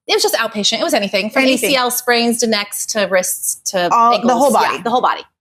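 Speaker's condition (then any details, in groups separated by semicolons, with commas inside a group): No condition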